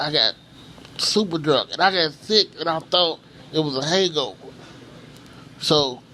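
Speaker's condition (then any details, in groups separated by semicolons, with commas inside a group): Cerebral palsy; from birth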